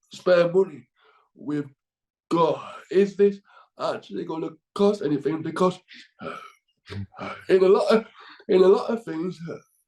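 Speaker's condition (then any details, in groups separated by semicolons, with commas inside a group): Cerebral palsy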